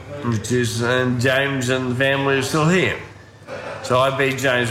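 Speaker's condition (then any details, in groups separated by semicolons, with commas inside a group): Ataxia from brain damage; acquired cerebellar brain damage at university, pelvic fractures, internal injuries, 2 years hospital, rehab, physio, speech therapy; unsteady walking, shakes when walking; slurred voice, often taken for drunk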